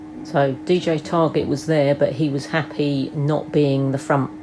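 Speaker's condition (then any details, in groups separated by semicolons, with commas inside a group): No condition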